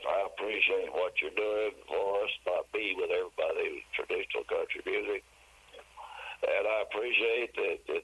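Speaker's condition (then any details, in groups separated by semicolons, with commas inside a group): Spasmodic dysphonia; neurological, basal ganglia origin, sudden onset one night, about 30 years to diagnose, first named by speech therapist; Botox injections every 3 weeks, University Health Science Center San Antonio, not a cure; vocal cords involuntarily slam shut, back singing original keys, growly, croaky now from late sleep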